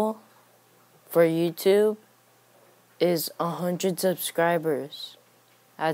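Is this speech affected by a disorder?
No.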